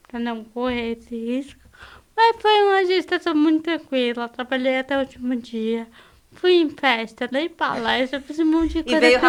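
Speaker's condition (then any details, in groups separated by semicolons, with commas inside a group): Cerebral palsy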